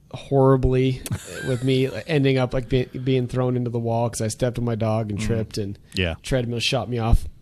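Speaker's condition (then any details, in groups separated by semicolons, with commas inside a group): No condition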